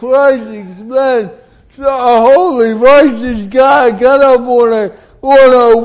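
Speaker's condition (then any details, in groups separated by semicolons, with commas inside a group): Cerebral palsy; delayed development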